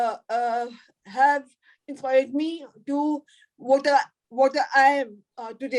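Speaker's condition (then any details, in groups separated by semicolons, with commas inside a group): Cerebral palsy; could not talk in early childhood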